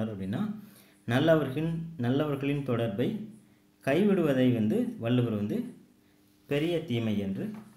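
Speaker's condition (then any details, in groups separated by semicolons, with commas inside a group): No condition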